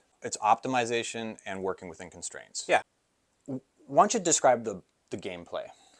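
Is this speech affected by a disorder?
No.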